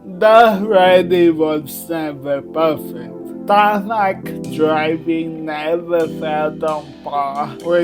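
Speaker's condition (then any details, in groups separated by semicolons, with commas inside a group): Cerebral palsy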